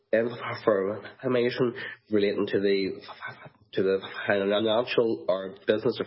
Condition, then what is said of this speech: Stuttering. This meeting usually takes an hour, but I have a full-blown stammer, so it might take slightly longer.